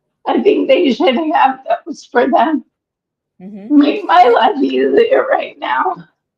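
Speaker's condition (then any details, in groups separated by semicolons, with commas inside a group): ALS; breathless after exertion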